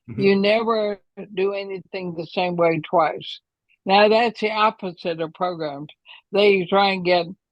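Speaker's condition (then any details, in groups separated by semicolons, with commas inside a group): ALS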